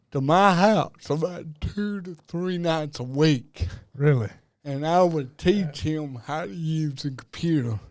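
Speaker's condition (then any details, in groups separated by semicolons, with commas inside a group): Cerebral palsy; diagnosed at about age two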